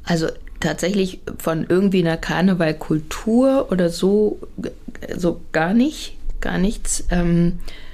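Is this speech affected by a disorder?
No.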